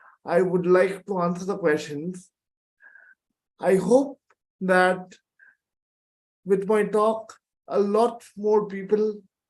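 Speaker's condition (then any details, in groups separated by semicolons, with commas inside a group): Cerebral palsy; from birth, four major surgeries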